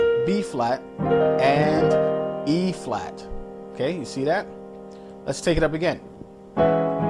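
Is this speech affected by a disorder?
No.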